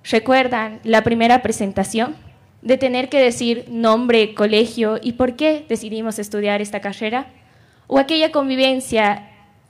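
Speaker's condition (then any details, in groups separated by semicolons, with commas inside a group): No condition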